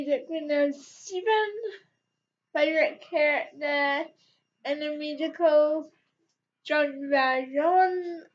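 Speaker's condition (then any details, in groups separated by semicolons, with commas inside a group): Cerebral palsy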